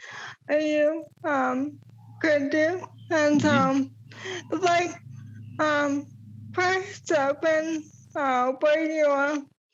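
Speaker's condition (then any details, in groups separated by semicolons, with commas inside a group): ALS; about 8 years since diagnosis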